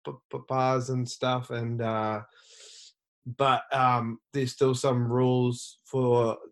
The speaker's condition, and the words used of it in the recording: Stuttering. And I think that also, when I'm relaxed about around people, I stutter more now, which is